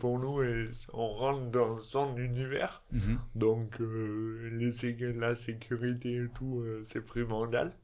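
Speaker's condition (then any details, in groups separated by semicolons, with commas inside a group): Dystonia; elocution difficulties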